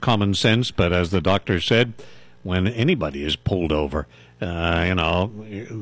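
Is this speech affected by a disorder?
No.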